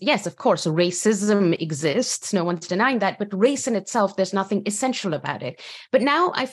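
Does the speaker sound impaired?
No.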